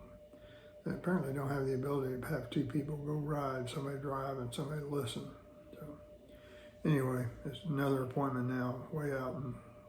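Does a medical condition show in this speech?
Yes: Parkinson's disease.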